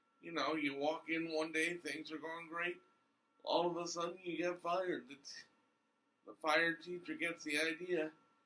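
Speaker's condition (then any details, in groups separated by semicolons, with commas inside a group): Cerebral palsy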